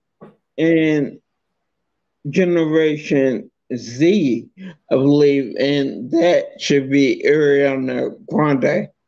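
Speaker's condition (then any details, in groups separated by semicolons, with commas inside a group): Multiple sclerosis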